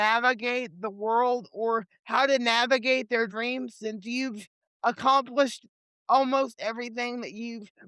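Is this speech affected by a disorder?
Yes: cerebral palsy; lifelong wheelchair user.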